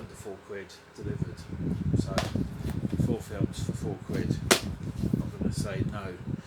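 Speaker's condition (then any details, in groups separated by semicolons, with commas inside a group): No condition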